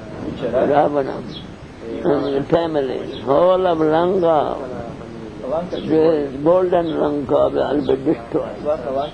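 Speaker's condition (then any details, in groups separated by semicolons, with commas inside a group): Deafness; cannot hear audience questions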